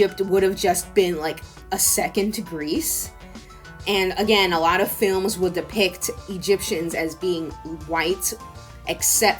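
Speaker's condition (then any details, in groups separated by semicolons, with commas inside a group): No condition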